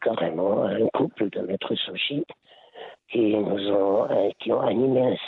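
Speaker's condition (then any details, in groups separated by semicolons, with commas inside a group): Laryngeal cancer; part of lung removed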